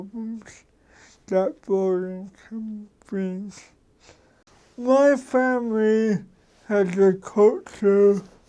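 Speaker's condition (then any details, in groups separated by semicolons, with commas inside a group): Cerebral palsy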